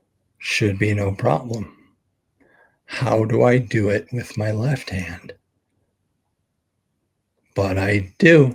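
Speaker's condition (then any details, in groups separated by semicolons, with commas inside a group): ALS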